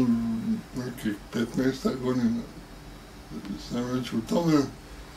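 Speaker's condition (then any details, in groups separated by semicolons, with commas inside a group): Cerebral palsy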